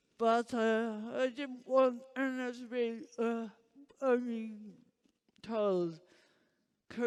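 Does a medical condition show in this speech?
Yes: Huntington's disease.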